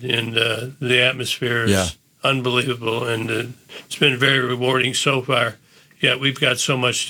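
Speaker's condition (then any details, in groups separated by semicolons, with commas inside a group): Parkinson's disease; leading to diagnosis two days later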